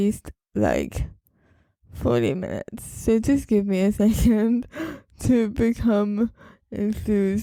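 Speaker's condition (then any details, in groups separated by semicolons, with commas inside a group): Cerebral palsy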